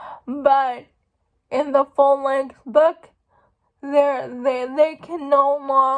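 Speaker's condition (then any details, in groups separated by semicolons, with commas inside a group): Cerebral palsy; uses wheelchair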